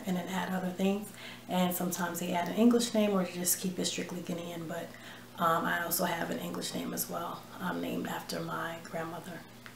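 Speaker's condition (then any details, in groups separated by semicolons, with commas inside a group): No condition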